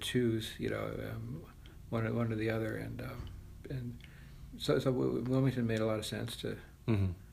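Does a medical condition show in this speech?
Yes: Parkinson's disease.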